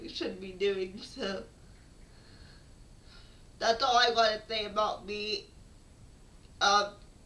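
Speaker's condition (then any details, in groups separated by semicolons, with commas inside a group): Cerebral palsy; affects speech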